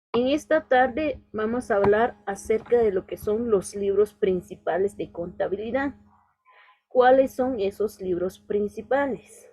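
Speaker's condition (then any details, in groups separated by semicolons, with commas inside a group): No condition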